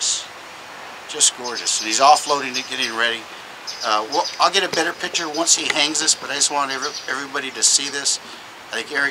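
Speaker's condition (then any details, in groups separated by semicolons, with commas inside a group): No condition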